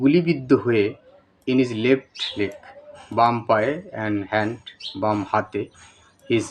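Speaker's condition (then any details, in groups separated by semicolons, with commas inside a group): No condition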